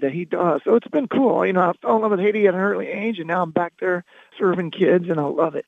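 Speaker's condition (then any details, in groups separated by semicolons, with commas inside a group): Loss of singing voice; can still speak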